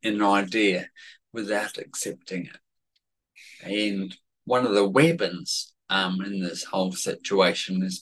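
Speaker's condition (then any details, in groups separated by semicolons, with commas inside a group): Cerebellar atrophy, genetic; worse with tiredness or stress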